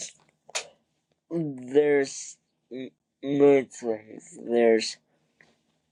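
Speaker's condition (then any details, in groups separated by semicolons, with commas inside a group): Cerebral palsy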